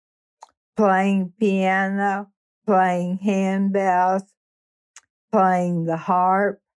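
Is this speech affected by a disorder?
Yes: ALS; ALS diagnosed about 3.5 years before recording, told to conserve limited lifetime energy supply; quit gym, housework, yard work and choir directing within 9 months; host says her voice itself tells the story.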